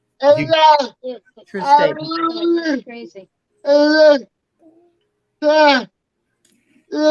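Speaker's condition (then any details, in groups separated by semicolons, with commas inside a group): Cerebral palsy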